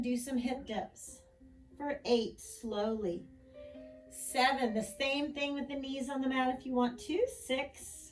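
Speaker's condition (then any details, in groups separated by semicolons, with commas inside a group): No condition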